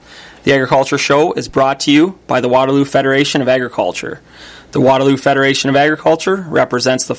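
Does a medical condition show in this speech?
No.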